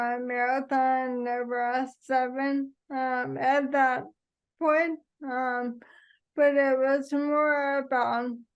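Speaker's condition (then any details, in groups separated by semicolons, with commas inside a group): ALS; sporadic form, onset in pinky finger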